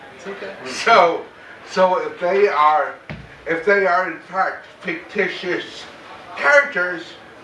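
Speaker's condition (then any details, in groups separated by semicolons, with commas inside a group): Cerebral palsy, mild; mainly affects speech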